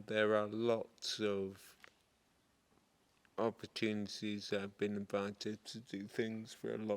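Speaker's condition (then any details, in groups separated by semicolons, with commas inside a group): Multiple sclerosis, progressive; developing over recent years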